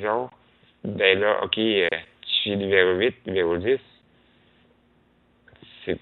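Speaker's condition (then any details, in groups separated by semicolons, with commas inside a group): Muscular dystrophy; depends on wife for care at home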